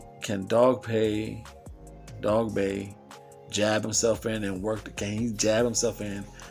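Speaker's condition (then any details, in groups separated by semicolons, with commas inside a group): No condition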